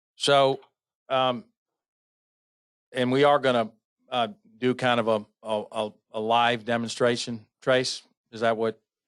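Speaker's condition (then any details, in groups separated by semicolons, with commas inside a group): No condition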